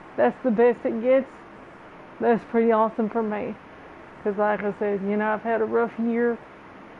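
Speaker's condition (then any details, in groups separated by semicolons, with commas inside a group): Cerebral palsy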